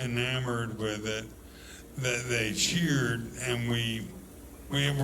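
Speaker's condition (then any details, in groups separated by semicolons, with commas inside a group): ALS; almost three years since diagnosis, slow progression, balance and speed worsening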